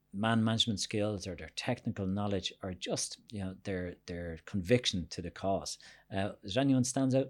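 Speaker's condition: No condition

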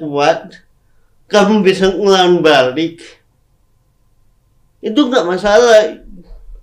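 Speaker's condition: Cerebral palsy; congenital cerebral palsy

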